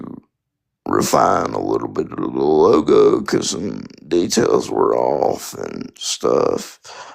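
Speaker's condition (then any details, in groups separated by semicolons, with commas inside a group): Spastic quadriplegic cerebral palsy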